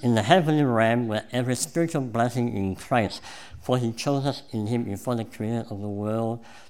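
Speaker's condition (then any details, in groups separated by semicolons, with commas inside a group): Cleft palate; congenital cleft palate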